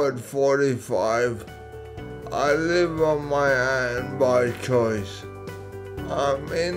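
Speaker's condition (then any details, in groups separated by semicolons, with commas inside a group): Traumatic brain injury; assault, C6 and C7 neck fractures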